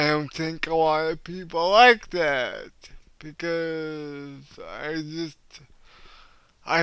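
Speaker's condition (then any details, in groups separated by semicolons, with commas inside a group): Cerebral palsy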